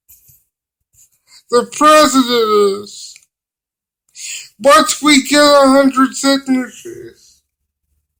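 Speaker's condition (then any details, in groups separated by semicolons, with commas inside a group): Cerebral palsy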